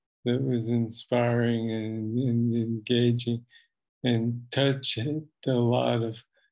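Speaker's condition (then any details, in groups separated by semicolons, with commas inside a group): Parkinson's disease; voice is a weak point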